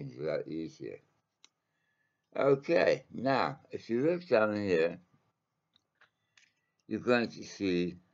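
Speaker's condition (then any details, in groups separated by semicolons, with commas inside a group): Mouth cancer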